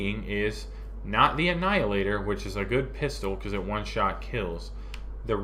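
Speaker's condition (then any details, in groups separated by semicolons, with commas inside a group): No condition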